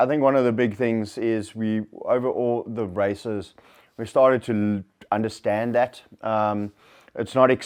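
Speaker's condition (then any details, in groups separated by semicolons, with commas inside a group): No condition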